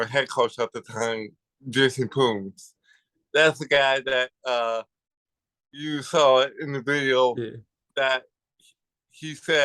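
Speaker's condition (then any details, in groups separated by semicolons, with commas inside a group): Cerebral palsy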